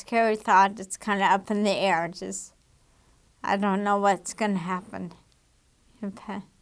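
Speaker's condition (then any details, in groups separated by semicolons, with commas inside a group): Damaged diaphragm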